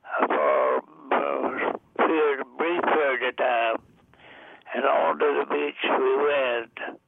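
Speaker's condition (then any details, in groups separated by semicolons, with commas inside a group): Deafness; also blind, age 99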